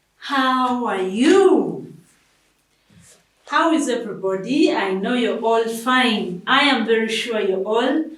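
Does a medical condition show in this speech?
No.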